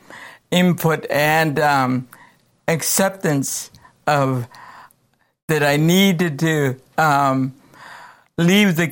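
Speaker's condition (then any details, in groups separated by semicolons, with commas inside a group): Cerebral palsy; present since birth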